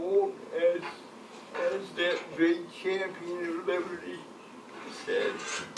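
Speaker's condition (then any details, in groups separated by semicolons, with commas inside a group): Cerebral palsy; from birth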